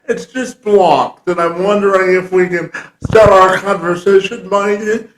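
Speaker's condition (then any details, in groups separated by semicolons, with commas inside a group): Cerebral palsy; from birth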